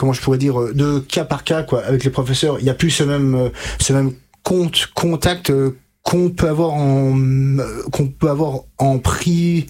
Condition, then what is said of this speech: Stuttering. Donc là par exemple j'ai des blocages et j'ai des répétitions, mais auparavant, avant que je fasse ce gros travail orthophonique, c'était une catastrophe, quoi.